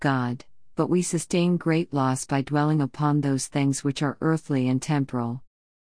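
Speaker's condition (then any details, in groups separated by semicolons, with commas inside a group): No condition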